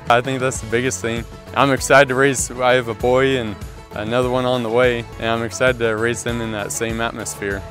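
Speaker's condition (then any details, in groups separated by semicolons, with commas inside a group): No condition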